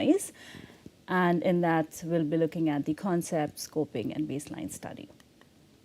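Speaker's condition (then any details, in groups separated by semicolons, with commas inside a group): No condition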